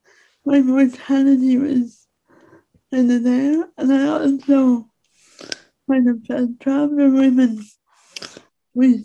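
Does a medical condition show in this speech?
Yes: speech impediment; disabled.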